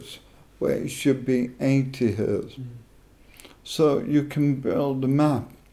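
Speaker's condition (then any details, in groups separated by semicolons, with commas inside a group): Motor neuron disease; young-adult lung capacity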